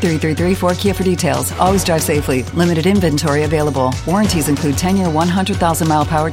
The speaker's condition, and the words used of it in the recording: None; typical speech.